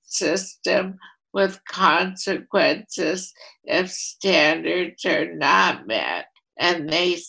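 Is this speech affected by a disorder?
Yes: ALS, primary lateral sclerosis.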